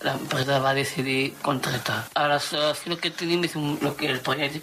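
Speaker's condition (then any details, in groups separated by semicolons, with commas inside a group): Down syndrome; trisomy 21, three copies of chromosome 21, intellectual disability; about 30 years old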